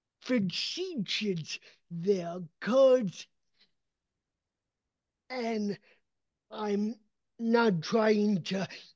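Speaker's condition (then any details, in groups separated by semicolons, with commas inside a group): Cerebral palsy; mild cerebral palsy, present since birth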